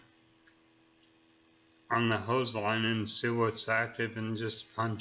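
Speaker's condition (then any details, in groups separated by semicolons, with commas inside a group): Neurological disease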